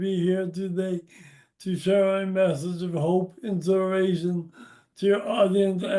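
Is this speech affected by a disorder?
Yes: brain injury; once one word per breath, improved, still impaired.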